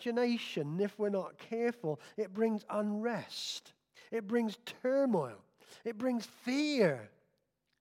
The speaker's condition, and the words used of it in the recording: None; typical speech.